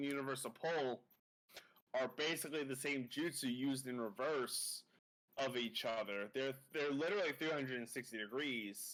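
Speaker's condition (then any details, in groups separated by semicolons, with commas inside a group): No condition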